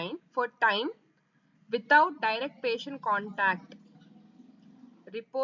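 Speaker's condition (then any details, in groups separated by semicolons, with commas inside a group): No condition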